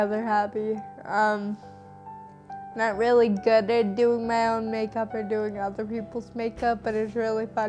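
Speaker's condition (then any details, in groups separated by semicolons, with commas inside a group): Friedreich's ataxia; neurological, nerves and muscles weaken; onset around age eight, balance loss, uses wheelchair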